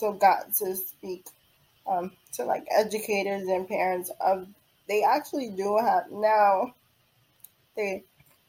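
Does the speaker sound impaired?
Yes: cerebral palsy; diagnosed at 9 months after delayed development.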